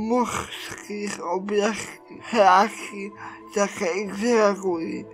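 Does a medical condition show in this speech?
Yes: cerebral palsy.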